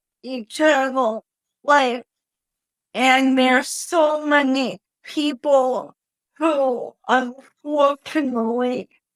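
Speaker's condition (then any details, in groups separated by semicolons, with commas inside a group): Cerebral palsy; wheelchair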